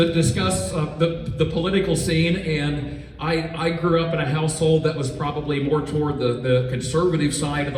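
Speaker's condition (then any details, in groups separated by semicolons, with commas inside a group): No condition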